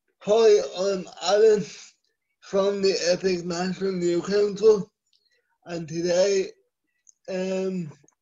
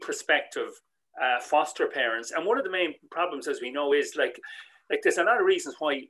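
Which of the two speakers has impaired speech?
The first: cerebral palsy; from birth, scoliosis.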